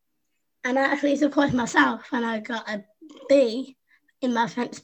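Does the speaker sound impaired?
Yes: Down syndrome; congenital.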